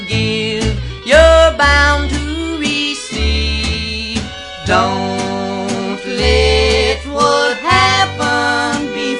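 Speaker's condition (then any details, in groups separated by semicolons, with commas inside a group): No condition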